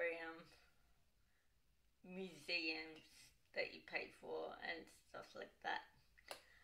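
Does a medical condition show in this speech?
Yes: cerebral palsy, dystonic.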